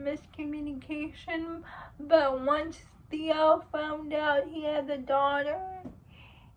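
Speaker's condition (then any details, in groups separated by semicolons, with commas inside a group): Cerebral palsy; uses wheelchair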